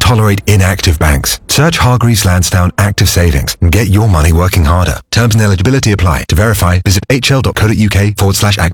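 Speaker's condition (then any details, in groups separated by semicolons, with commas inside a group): No condition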